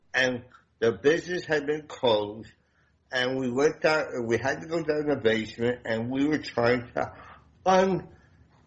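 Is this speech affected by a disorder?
Yes: damaged voice box; voice sounds noticeably different, self-conscious about voice, limits meeting people.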